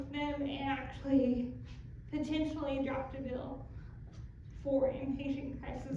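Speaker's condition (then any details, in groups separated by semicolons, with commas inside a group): Cerebral palsy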